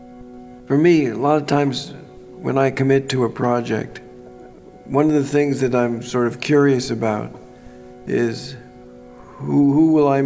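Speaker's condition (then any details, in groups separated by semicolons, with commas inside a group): Parkinson's disease; right hand tremor, trouble buttoning, arm freezing, stiffness, onset while filming The Village; about 10 years since diagnosis, medication with roughly 90-minute window, sometimes fails to take; less speech trouble than Dan, movement worse than speech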